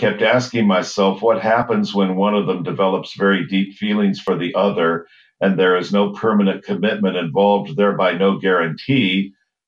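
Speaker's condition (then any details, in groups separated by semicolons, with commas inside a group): No condition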